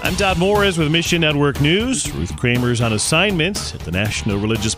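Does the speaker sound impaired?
No.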